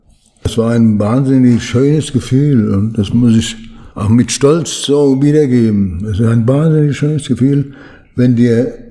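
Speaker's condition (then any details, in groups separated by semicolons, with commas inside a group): Parkinson's disease; Parkinson's disease diagnosed about 20 years ago, slowed movements, limits daily routine, needs much training; well controlled on medication overseen by neurologist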